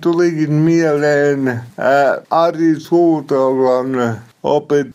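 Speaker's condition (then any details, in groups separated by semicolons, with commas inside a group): Cerebral palsy; somewhat unclear, self-described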